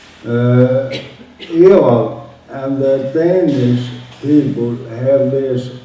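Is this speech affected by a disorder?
Yes: motor neuron disease.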